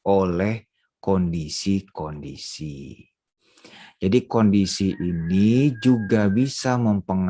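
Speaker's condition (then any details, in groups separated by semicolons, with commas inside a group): No condition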